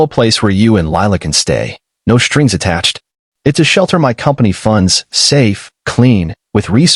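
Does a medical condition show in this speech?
No.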